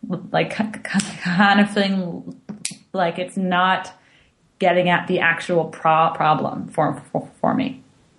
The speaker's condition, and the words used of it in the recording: Stuttering. Which I think the problem is just like feeling how helpless or like feeling trapped when I'm stuttering.